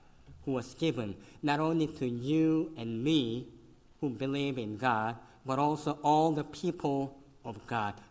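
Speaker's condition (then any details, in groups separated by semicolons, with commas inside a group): Cleft lip and palate; congenital, severe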